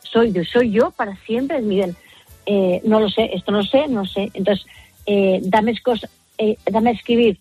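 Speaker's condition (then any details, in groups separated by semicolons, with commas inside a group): Aphasia; aphasia after stroke; improving over time; word-finding difficulty, same word sometimes available sometimes not, daughters supply words, listeners sometimes not understanding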